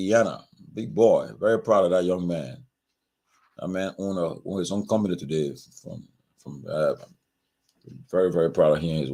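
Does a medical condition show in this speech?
No.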